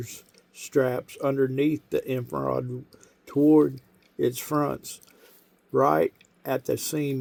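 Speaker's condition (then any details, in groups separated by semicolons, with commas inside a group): No condition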